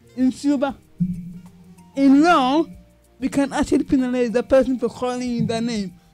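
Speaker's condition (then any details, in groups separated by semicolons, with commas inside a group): Cerebral palsy; acquired, not from birth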